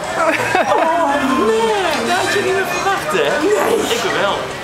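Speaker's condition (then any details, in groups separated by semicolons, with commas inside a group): No condition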